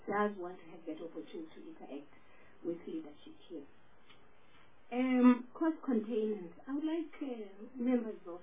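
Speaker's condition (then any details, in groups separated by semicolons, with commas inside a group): No condition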